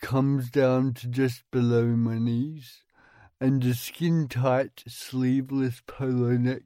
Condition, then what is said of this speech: Cerebral palsy. I personally like to think of my physicality and my speech pattern as resembling somebody who is two gins in.